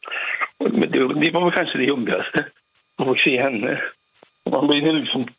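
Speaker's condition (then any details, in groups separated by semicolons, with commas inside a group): Parkinson's; 40-50 tablets daily possibly Parkinson medicines, planned operation in throat; sometimes hard to speak, difficulty getting voice out properly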